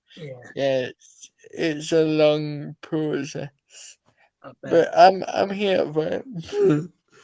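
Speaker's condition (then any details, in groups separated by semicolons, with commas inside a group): Cerebral palsy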